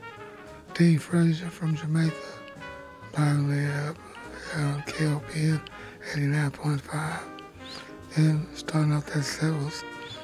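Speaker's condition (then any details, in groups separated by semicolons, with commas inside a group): Dysphonia; dysphonia most of adult life, big hole in throat; recently diagnosed by specialists at Wash U in St. Louis, scary voice trouble past 24 months; voice gets quieter the more spoken, voice drops off, hard to hear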